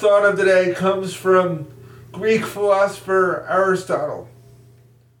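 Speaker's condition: Cerebral palsy; train

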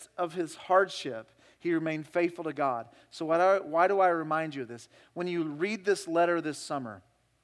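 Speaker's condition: No condition

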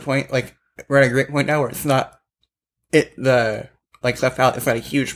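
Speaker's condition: Bilateral cleft lip and palate; complete bilateral cleft lip and palate from birth, mouth open into nose, cleft upper jawbone, many surgeries

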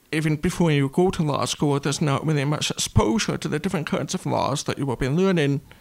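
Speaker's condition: Deafness; brown cochlear implant on side of head, once damaged by water from hose and repaired

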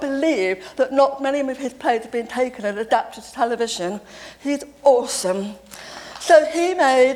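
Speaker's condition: Deafness; deaf since age seven

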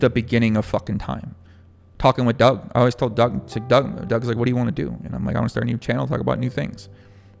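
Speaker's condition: No condition

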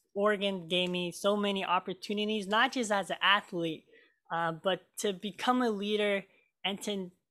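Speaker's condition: Cleft lip and palate; congenital cleft lip and palate, hole in upper lip, multiple surgeries growing up, major closure surgery, lip scar remains; made eating, talking and singing hard growing up

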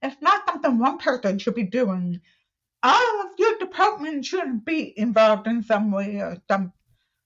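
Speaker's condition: Deaf, cochlear implant user; hearing aid ages one to 33, cannot use phone; uses cochlear implant, follows familiar songs by memory

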